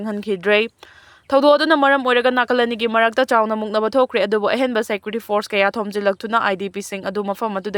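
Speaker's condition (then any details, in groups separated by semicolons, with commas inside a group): No condition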